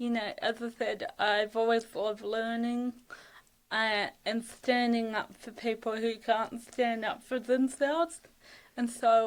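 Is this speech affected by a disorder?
Yes: cerebral palsy (athetoid); fatigue.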